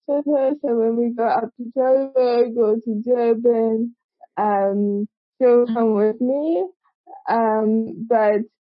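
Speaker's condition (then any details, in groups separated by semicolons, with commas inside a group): Cerebral palsy; present from birth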